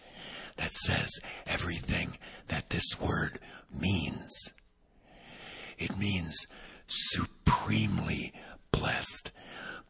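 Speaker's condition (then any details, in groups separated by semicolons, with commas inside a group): Vocal cord paralysis, unilateral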